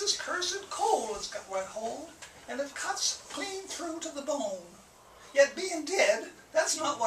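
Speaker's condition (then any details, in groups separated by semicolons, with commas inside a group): No condition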